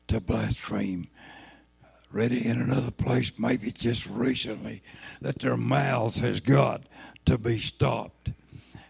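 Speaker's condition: Throat cancer, lost vocal cord

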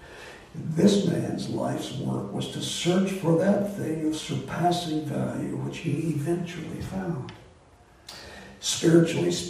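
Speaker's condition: Voice disorder; not contagious

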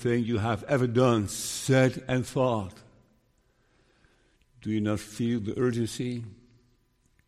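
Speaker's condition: Parkinson's disease; diagnosed 5 years ago, very slow progression per neurologist; room for more medication if needed; sometimes stutters and blurs words, still preaching

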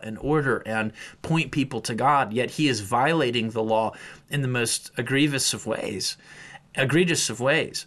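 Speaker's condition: No condition

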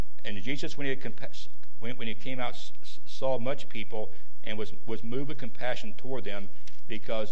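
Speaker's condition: Stuttering; stutter as usual way of talking, recent neck surgery; throat may get scratchy during talk, Halls lozenges at hand; worse when unwell, mistaken for stroke by Life Squad paramedics; repeated sounds, repeated words

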